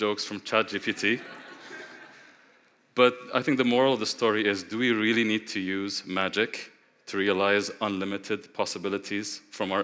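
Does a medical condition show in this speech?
No.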